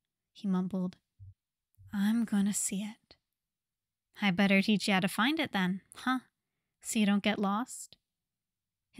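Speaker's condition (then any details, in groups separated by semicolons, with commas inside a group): No condition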